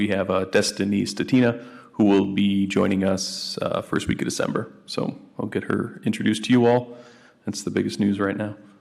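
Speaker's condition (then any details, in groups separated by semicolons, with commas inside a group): No condition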